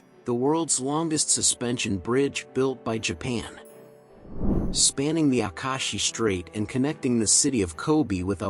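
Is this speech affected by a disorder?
No.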